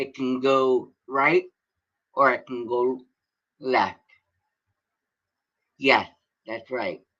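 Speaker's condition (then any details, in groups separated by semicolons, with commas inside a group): Cerebral palsy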